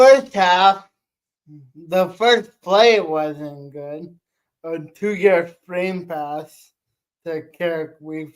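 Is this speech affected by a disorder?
Yes: cerebral palsy.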